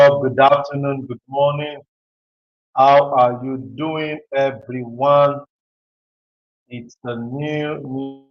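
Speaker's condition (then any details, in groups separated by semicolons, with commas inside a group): No condition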